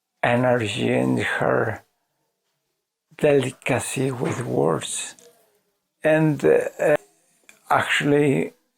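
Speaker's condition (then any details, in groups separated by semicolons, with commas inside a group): ALS; vocal cords affected, limited energy to speak or move; voice severely damaged, hard to understand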